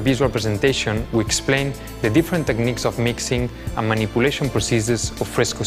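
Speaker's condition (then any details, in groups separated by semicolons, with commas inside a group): No condition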